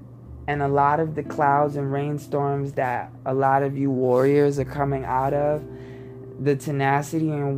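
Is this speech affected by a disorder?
No.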